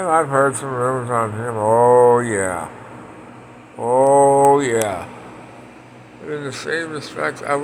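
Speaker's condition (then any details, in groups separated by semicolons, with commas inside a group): Parkinson's; speech impediment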